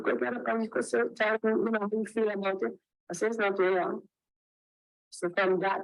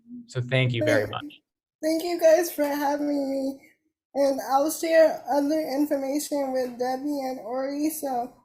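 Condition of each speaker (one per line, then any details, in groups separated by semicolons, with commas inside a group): No condition
Cerebral palsy; cerebral palsy, uses wheelchair; diagnosed at nine months, 27 years old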